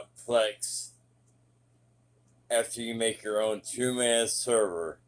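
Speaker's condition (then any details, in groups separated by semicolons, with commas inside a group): Traumatic brain injury; sounds drunk when speaking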